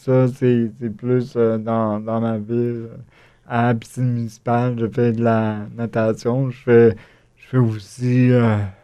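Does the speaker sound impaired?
Yes: cerebral palsy; acquired, chickenpox at three weeks, fever, epileptic seizure, convulsions, brain bleeding, premature infant, wheelchair user.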